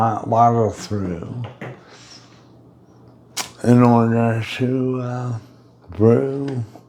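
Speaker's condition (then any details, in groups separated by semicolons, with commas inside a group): Brain injury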